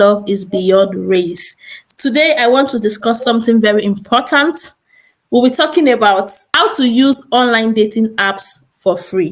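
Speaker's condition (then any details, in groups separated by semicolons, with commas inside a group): No condition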